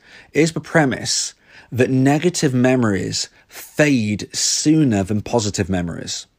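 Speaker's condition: No condition

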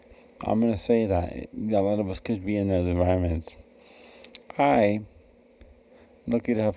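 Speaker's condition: Cerebral palsy; never needed speech therapy

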